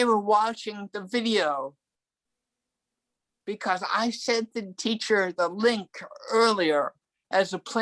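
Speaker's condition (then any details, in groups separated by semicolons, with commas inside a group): Cerebral palsy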